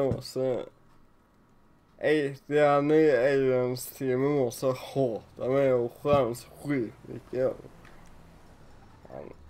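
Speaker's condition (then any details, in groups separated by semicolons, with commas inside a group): Cerebral palsy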